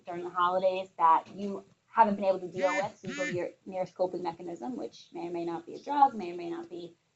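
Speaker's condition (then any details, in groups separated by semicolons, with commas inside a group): No condition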